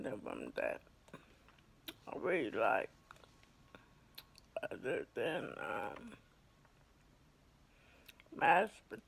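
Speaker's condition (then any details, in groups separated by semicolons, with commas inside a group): ALS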